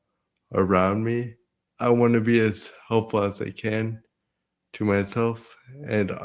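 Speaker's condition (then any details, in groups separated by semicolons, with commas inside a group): Cerebral palsy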